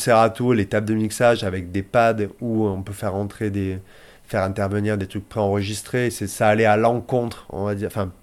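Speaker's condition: No condition

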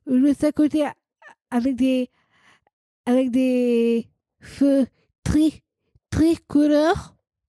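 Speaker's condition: Down syndrome, trisomy 21

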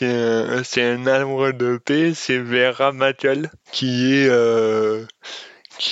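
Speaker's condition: Dystonia; congenital

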